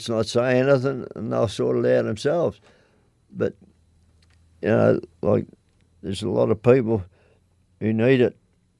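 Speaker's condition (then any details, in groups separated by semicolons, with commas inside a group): Motor neurone disease; diagnosed about a year ago, began with arm cramps then tingling up arm, progressive decline; living in aged care after going downhill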